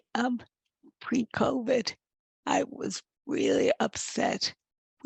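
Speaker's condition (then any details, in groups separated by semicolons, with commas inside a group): Multiple sclerosis; progressive form, quadriplegic, wheelchair user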